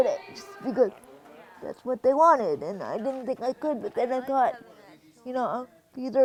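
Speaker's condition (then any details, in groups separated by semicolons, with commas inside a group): Cerebral palsy; able to speak, considers self very good speaker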